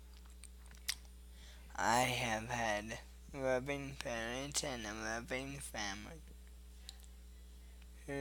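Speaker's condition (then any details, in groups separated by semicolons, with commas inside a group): Cerebral palsy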